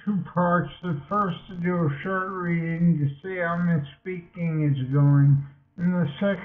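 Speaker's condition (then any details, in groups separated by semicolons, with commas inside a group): Multiple sclerosis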